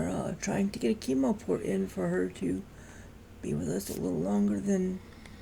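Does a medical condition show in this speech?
Yes: cerebral palsy.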